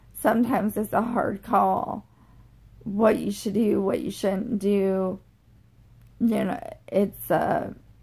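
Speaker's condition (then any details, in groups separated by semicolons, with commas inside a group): Generalized dystonia; generalized form, sustained muscle contractions; recovering from pneumonia, recently hospitalized; lost swallow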